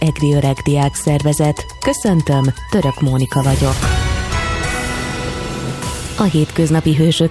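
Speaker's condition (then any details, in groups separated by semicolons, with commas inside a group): No condition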